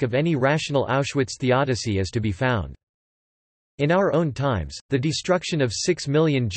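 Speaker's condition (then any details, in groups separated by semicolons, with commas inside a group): No condition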